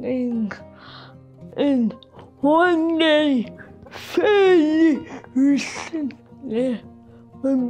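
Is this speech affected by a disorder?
Yes: cerebral palsy; severe physical impairment.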